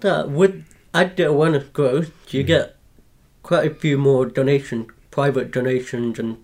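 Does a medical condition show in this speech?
Yes: profound deafness, congenital; born profoundly deaf, cannot hear at all without hearing aids, uses hearing aids, light doorbell, no telephone.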